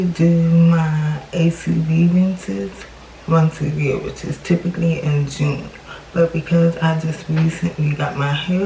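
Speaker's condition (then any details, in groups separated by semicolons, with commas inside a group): Cerebral palsy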